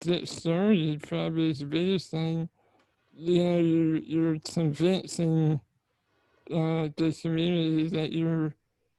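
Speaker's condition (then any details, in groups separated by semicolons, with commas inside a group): Spinal muscular atrophy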